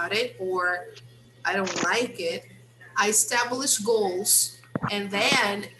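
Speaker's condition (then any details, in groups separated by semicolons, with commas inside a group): No condition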